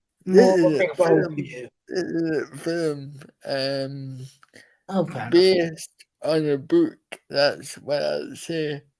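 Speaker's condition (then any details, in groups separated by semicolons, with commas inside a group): Cerebral palsy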